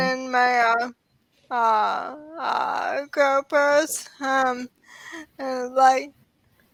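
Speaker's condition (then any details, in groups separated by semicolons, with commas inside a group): ALS; diagnosed in early 30s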